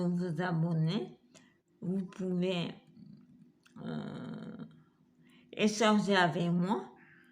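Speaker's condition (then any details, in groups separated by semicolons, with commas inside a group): Multiple sclerosis; wheelchair, hand difficulties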